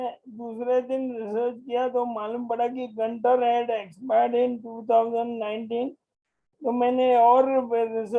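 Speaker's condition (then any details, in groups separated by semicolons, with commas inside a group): Motor neuron disease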